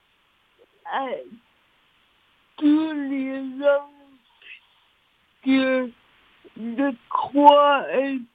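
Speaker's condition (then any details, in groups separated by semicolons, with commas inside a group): Cerebral palsy; speech affected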